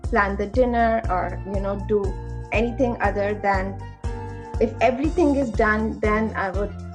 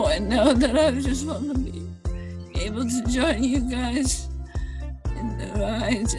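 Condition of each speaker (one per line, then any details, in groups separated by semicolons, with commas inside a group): No condition
Parkinson's; intense exercise such as cycling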